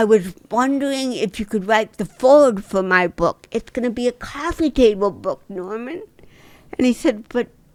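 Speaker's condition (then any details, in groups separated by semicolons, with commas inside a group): Cerebral palsy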